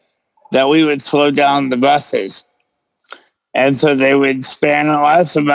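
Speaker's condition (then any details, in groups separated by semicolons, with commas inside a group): Cerebral palsy; present since birth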